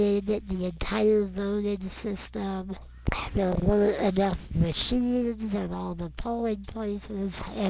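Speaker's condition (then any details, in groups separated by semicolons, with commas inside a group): Non-progressive muscular dystrophy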